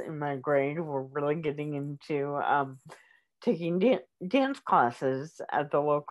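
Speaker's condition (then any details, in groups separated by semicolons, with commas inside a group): Cerebral palsy; early speech, speech therapy in elementary school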